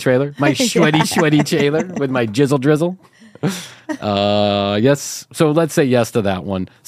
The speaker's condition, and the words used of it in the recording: None; typical speech.